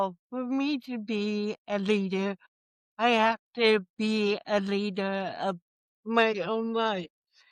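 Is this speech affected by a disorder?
Yes: cerebral palsy.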